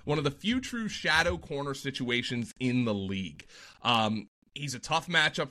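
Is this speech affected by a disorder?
No.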